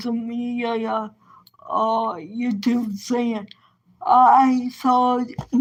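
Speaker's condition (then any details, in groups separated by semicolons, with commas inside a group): Cerebral palsy; present from birth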